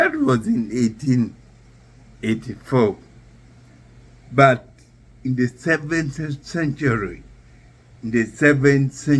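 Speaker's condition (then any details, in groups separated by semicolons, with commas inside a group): Neurological disease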